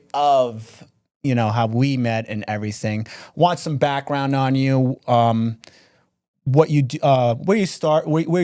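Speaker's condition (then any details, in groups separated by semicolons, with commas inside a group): No condition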